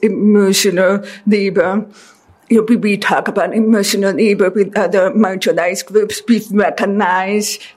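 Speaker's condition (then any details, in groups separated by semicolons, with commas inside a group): Deafness; deaf since childhood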